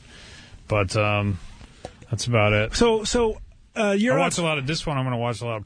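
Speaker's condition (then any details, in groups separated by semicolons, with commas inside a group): No condition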